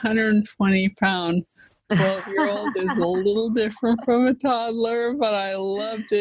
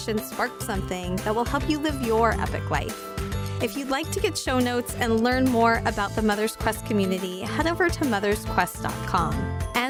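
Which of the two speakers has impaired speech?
The first: ALS (Lou Gehrig's disease); fast progressing form; almost bedbound, uses wheelchair; voice wonky, full voice earlier.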